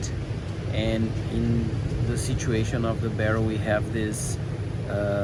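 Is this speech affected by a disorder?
No.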